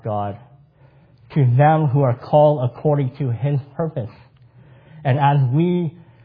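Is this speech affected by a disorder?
Yes: cleft palate; congenital cleft palate.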